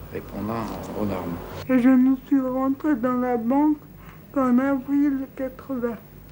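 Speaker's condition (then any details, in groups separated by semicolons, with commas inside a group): Cerebral palsy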